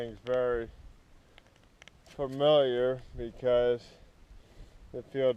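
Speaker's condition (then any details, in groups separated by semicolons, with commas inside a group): Cerebral palsy; spastic, affects walking and legs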